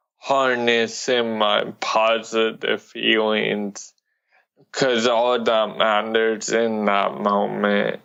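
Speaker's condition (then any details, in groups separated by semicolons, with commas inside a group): Cerebral palsy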